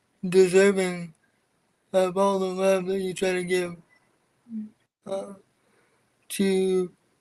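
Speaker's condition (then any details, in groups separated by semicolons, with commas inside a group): Cerebral palsy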